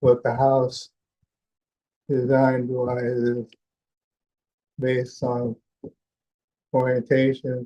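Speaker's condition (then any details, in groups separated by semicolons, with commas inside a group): Parkinson's; very disabled, limited walking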